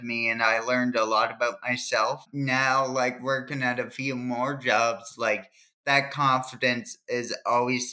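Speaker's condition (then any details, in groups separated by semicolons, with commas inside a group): Cerebral palsy; trouble remembering multiple tasks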